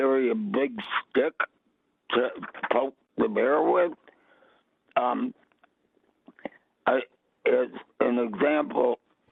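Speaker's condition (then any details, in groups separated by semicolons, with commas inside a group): Vocal cord cancer; difficulty speaking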